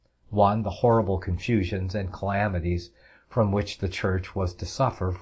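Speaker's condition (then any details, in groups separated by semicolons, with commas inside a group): No condition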